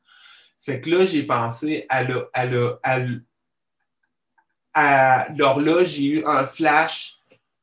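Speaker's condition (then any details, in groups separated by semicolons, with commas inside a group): Stuttering; genetic and neurological; stutters in daily life, partial control keeps spontaneity, full control would need changed voice; repeated sounds, prolonged sounds, blocks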